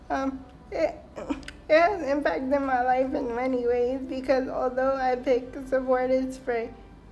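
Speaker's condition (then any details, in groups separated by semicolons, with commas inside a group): Cerebral palsy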